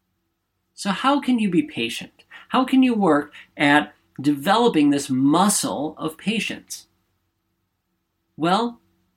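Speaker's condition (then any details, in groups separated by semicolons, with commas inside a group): No condition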